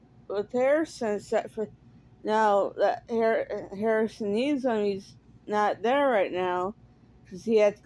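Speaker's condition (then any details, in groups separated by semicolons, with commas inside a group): Cerebral palsy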